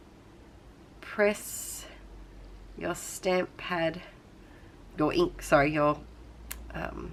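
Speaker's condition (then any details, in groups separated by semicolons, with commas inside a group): No condition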